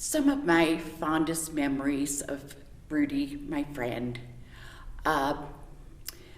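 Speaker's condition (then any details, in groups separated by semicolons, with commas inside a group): No condition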